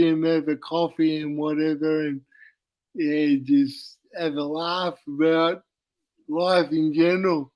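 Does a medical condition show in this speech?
Yes: cerebral palsy; uses wheelchair.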